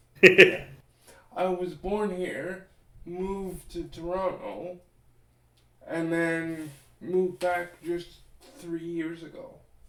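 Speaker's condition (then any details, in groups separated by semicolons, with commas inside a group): Cerebral palsy; limbs affected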